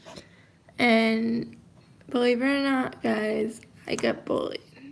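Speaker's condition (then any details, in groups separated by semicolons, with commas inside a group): Cerebral palsy, mild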